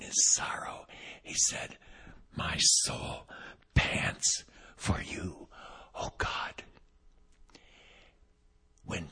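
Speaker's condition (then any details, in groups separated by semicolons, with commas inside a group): Vocal cord paralysis, unilateral; plastic shim to move paralyzed cord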